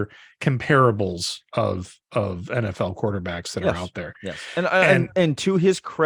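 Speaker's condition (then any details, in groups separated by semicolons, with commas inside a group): No condition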